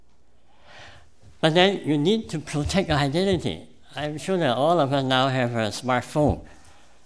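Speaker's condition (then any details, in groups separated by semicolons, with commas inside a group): Cleft palate; congenital cleft palate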